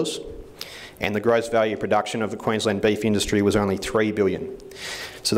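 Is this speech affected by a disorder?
No.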